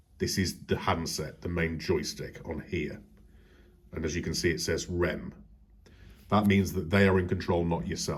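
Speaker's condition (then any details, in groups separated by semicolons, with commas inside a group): No condition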